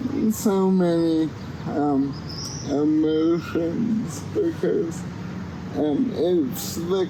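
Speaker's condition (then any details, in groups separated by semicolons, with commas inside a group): Cerebral palsy; cannot walk unaided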